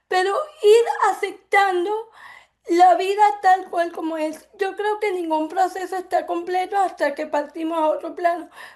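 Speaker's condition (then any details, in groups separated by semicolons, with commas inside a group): Cerebral palsy; from birth; affects speech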